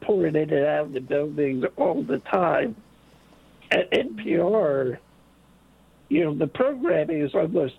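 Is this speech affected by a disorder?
Yes: late-onset Pompe disease; physical activity limited.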